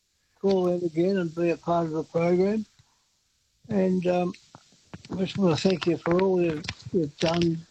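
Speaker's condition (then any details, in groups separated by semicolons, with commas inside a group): Parkinson's; sleeps no more than about 4 hours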